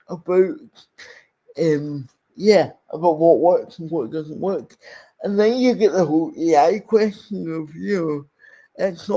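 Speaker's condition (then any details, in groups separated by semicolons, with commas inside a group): Cerebral palsy; speech impairment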